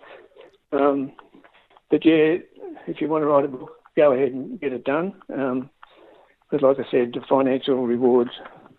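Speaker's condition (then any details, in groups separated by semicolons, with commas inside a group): Parkinson's disease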